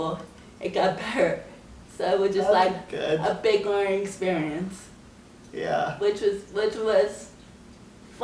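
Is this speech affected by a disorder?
Yes: cerebral palsy.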